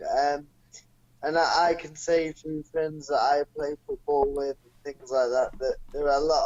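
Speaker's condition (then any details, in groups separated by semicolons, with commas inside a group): Cerebral palsy; non-progressive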